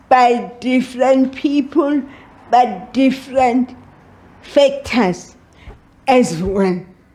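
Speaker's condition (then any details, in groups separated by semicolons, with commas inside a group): Cerebral palsy; speech impediment from muscle stiffness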